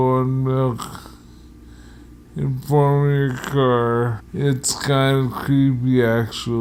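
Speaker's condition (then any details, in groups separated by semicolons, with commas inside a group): Multiple sclerosis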